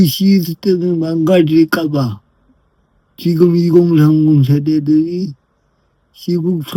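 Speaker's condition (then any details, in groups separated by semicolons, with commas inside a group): Brain lesion disability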